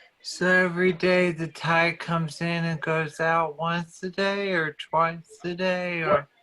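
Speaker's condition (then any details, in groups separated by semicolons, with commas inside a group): Multiple sclerosis; primary progressive; early relapses, low-dose chemotherapy-type treatment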